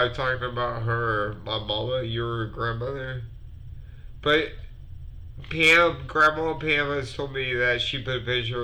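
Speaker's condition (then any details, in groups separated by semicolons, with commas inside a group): Multiple sclerosis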